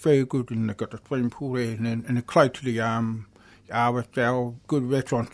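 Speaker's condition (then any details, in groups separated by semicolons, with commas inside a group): Deafness; asks others to speak slowly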